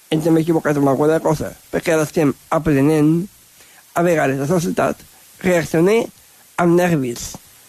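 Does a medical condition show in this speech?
Yes: Down syndrome; different learning pace.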